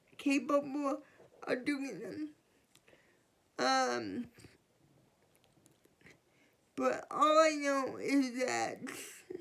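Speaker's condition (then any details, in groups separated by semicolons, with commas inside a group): Cerebral palsy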